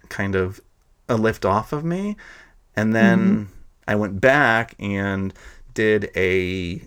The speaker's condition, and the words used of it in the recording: Stuttering. And it actually came out of me easier, and that felt natural then.